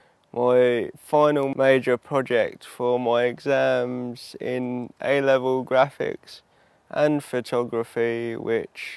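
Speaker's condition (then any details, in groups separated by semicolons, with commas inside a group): Cerebral palsy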